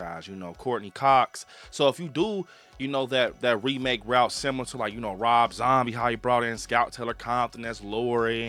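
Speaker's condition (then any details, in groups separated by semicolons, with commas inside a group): No condition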